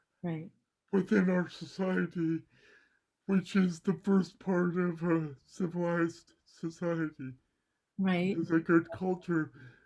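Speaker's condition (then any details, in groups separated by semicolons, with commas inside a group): Cerebral palsy; mild left side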